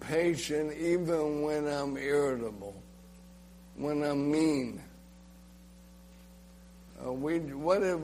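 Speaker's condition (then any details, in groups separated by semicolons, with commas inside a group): ALS; slurred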